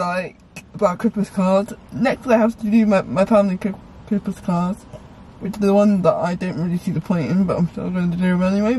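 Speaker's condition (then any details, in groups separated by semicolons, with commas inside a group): Cerebral palsy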